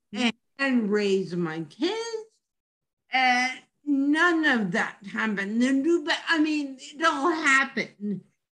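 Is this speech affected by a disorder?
Yes: dysarthria after stroke; stroke at age 50, double vision then collapse, tracheotomy, feeding tube, could not walk, swallow or eat; about 5 years post stroke, speech therapy with Claire, students Keziah and Emily, yoga, singing lessons; could not talk at first, letter board, possibly aphasic, dysarthria remains, much improved, diaphragmatic breathing, over-articulation.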